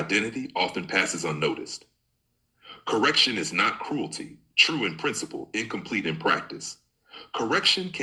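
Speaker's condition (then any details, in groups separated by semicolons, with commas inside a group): No condition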